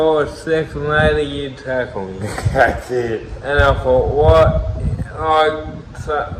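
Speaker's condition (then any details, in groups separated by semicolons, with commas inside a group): Cerebral palsy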